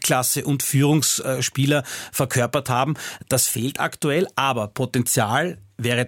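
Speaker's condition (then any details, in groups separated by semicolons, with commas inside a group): No condition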